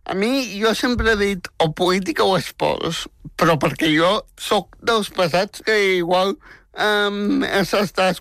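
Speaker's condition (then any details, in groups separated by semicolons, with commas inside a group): Spastic tetraplegic cerebral palsy; very talkative since age 3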